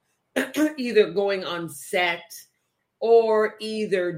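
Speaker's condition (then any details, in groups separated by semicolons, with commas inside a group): No condition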